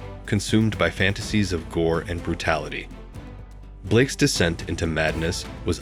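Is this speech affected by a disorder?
No.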